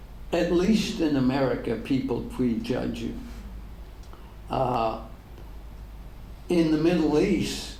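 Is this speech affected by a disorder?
Yes: ALS; degenerative; diagnosed ten years ago.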